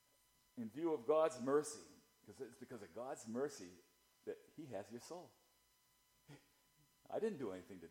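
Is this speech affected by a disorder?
No.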